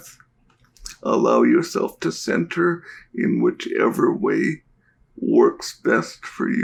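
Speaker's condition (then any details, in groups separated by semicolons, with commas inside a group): Cerebral palsy; diagnosed at birth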